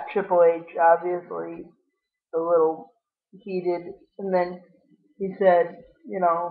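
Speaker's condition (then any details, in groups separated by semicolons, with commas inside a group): Cerebral palsy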